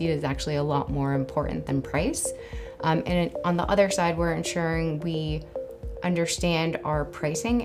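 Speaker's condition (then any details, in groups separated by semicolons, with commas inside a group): No condition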